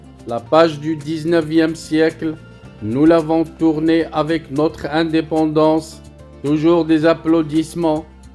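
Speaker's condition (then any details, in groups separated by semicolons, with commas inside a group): No condition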